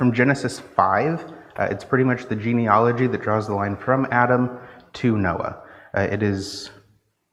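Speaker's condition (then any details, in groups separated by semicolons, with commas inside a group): No condition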